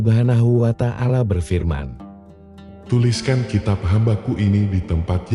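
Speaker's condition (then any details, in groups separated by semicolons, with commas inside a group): No condition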